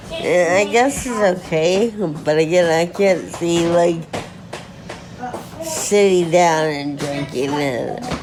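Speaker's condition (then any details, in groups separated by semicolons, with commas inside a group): Friedreich ataxia, severe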